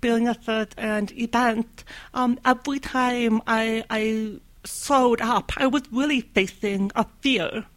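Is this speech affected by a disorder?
Yes: deafness, completely deaf right ear, severe to profound left ear; mostly relies on lip reading.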